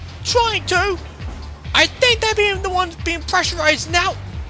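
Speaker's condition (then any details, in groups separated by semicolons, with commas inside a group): No condition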